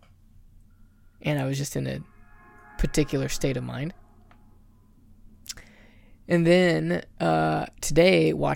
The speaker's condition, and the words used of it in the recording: No condition.